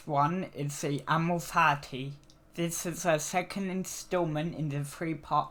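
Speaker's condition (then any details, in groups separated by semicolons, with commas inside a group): Cerebral palsy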